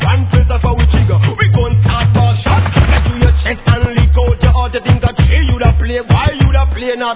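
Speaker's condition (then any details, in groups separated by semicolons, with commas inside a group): No condition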